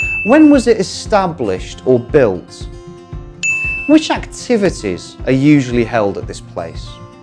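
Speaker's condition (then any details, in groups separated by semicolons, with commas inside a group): No condition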